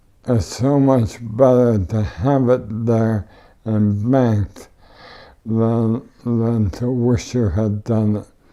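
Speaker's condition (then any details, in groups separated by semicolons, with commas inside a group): ALS; tracheotomy, ventilator, wheelchair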